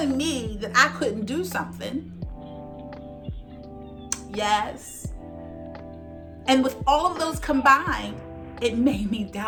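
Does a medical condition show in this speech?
No.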